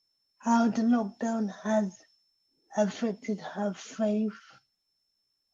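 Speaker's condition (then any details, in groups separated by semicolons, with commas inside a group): Cerebral palsy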